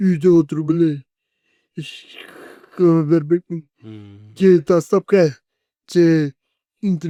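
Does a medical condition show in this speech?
Yes: cerebral palsy; 40 years with condition.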